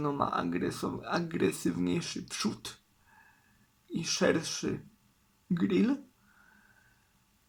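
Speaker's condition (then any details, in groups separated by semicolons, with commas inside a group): Cerebral palsy; uses wheelchair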